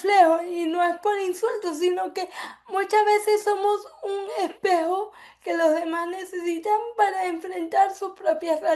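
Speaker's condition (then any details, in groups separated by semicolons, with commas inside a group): Cerebral palsy; from birth; affects speech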